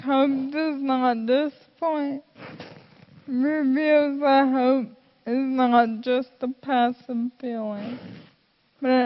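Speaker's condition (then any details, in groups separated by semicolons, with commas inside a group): Friedreich's ataxia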